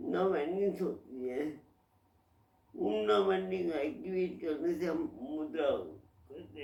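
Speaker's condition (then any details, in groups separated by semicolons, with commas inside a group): Cerebral palsy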